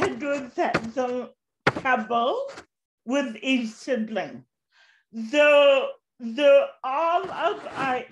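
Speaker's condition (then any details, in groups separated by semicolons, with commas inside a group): Cerebral palsy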